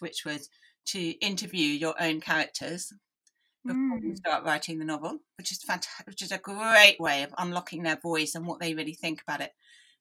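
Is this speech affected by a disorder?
Yes: deafness; analog hearing aids in childhood.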